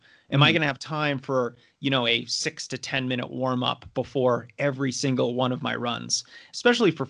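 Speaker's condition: No condition

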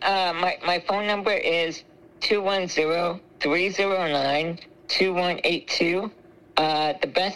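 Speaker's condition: Spinal muscular atrophy; congenital, ventilator

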